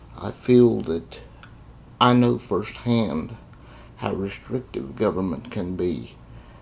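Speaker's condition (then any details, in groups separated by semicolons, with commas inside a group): Cerebral palsy; congenital cerebral palsy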